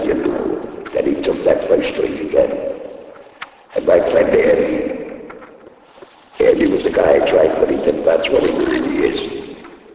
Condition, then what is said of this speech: Laryngectomy. And now, if you break my thumb, I can't talk at all.